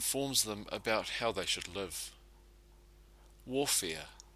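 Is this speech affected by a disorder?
No.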